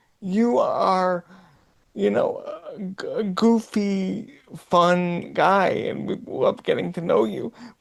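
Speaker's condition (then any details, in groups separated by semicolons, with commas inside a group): Cerebral palsy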